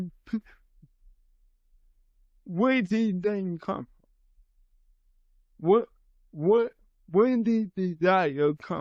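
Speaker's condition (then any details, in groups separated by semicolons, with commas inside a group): Cerebral palsy; from birth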